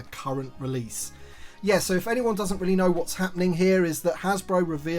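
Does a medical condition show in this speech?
No.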